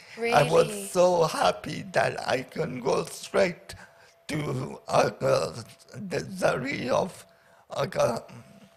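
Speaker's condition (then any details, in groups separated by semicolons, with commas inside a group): Paraplegia with essential tremor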